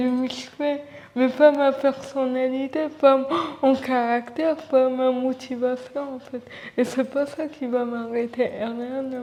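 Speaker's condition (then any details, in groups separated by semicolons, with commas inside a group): Cerebral palsy; from birth, uses wheelchair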